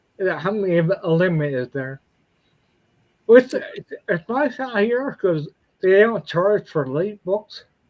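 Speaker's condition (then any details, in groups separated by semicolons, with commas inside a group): Ataxia; may slur speech, may sound drunk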